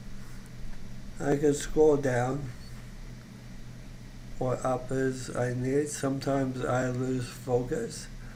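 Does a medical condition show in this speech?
Yes: ALS; voice still fairly strong, voice banked.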